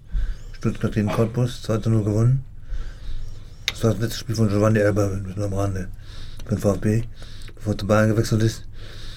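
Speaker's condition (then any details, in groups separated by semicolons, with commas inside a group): Parkinson's disease; symptoms initially ignored, brainstem and movement affected, fine motor decline, shrinking handwriting; says speech, cognition and memory not affected by Parkinson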